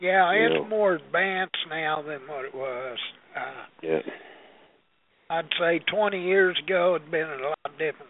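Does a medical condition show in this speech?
Yes: Parkinson's disease; Parkinson's for quite some time, tremor, trouble with fine hand work as watchmaker; shivering, partly from disease, partly from cold.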